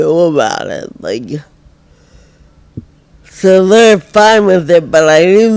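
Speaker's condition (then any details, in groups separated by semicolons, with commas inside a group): Friedreich ataxia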